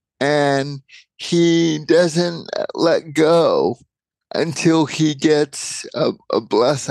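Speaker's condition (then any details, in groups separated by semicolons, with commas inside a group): Cerebral palsy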